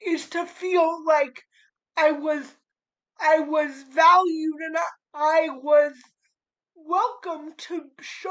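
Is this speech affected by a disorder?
Yes: cerebral palsy; spastic.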